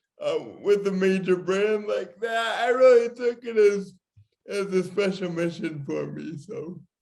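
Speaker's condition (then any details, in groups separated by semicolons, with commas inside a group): Cerebral palsy; from birth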